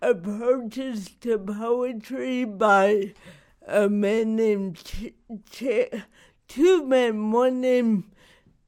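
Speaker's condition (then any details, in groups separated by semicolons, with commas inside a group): Cerebral palsy; not degenerative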